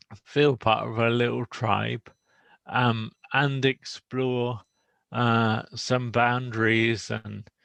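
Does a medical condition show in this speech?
Yes: motor neuron disease; speech a little slow.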